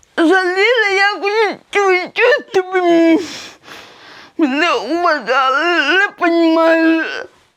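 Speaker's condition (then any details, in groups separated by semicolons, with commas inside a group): Cerebral palsy; childhood form, bedridden nine years in childhood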